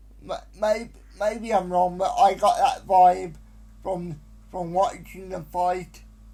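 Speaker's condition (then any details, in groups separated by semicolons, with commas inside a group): Cerebral palsy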